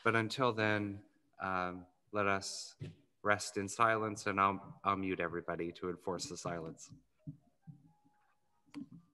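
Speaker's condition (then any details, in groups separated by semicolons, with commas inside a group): No condition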